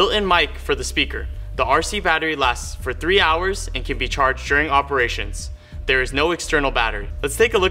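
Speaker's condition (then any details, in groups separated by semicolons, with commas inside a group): No condition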